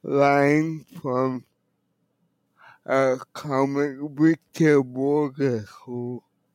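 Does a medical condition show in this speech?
Yes: cerebral palsy; speech affected by cerebral palsy, others worried listeners would not understand.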